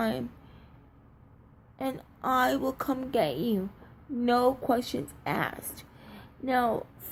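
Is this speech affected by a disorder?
Yes: cerebral palsy, triplegia.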